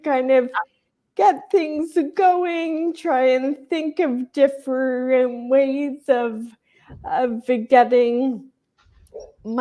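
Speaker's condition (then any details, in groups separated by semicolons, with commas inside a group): Traumatic brain injury; still slows things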